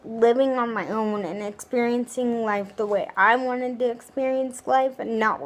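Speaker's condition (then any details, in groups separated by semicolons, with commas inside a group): Cerebral palsy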